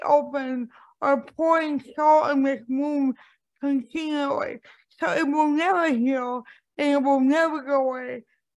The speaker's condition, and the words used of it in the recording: Cerebral palsy. Because I have mocked and made fun of for years because of the way I speak.